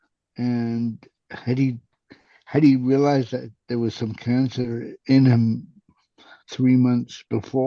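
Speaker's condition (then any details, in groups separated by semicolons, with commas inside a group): Cerebral palsy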